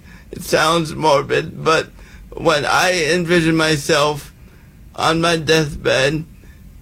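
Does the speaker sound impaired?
Yes: cerebral palsy; present from birth, physical disability, visible in hand, unable to play mainstream sports as child; improved speaking through Toastmasters and a hired coach, does radio play-by-play, public speaking, TEDx talk.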